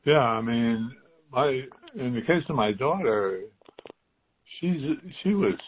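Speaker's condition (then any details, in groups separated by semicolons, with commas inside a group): Parkinson's; stem cell infusions in houston, infusions finished, assessment due in september; in clinical trial of stem cell therapy derived from donated bone marrow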